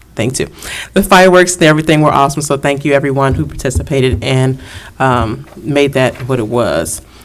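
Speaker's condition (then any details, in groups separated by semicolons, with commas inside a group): No condition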